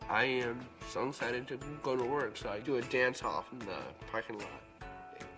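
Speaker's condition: Down syndrome; diagnosed disability

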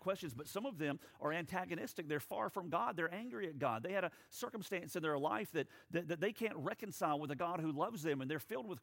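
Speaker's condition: No condition

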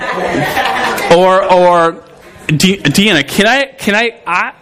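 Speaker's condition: Stuttering; long-standing stutter, present over 24 years, once fought calling to teach because unable to talk; sometimes hard to speak, harder when youth talk at same time; repeated sounds, repeated words

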